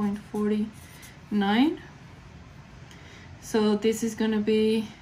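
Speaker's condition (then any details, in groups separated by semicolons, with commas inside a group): No condition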